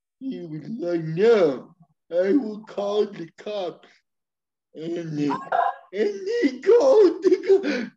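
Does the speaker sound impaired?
Yes: speech impairment; speech not perfect.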